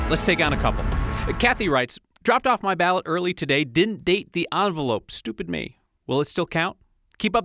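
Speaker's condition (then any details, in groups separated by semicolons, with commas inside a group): No condition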